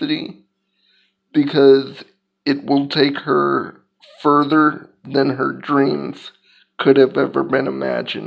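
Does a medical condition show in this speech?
Yes: cerebral palsy; physical disability.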